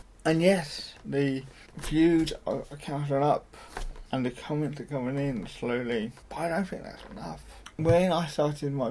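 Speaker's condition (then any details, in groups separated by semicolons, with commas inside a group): Cerebral palsy, mild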